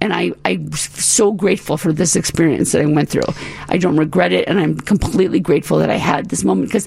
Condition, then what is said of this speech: Vocal cord paralysis. Yes, I have a paralyzed vocal cord and there's some residual issues, but I mean, I'm pretty great.